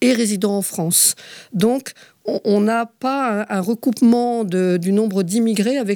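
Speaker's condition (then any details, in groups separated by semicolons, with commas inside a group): No condition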